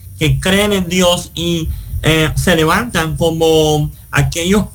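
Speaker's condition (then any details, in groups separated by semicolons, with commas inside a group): Cleft lip and palate; congenital complete cleft palate with cleft lip, no palatal bone, nasal passages joined, seven surgeries; nasal passage still open after seven surgeries; born with no possibility of speaking, now speaks a lot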